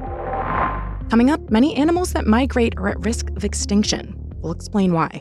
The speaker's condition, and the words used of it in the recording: No condition.